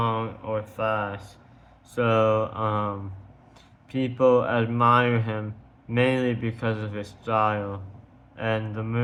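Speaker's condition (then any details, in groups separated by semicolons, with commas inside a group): Tongue cancer surgery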